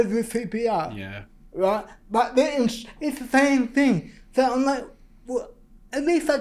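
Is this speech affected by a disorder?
Yes: cerebral palsy.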